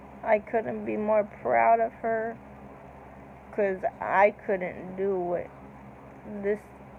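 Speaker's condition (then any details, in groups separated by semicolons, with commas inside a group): Cerebral palsy; unable to walk, multiple surgeries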